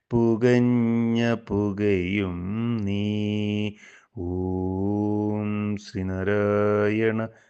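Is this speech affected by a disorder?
No.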